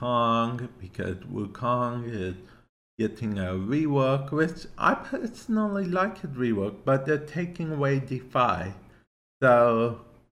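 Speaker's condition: Cerebral palsy; affects speech to an extent

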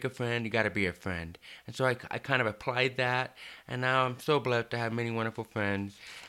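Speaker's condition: Deafness, hard of hearing; severe hearing loss from birth

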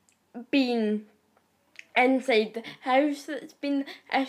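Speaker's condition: Cerebral palsy; wheelchair user

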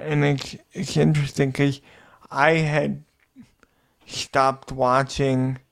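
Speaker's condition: Cerebral palsy; wheelchair user

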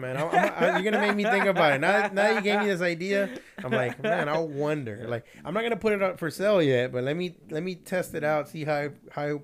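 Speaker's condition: No condition

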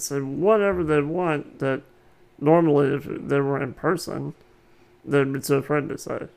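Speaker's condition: Muscular dystrophy

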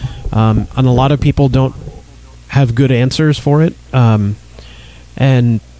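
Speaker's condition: No condition

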